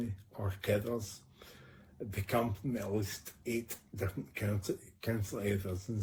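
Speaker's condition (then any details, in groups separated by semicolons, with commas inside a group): Idiopathic cerebellar ataxia; about 18 years since diagnosis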